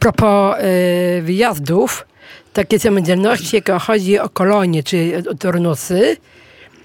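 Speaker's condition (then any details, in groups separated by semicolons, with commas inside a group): Down syndrome; self-described as not outwardly visible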